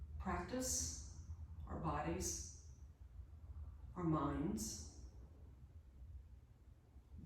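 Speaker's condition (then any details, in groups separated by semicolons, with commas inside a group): No condition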